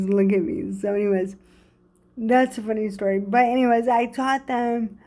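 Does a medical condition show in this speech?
Yes: cerebral palsy.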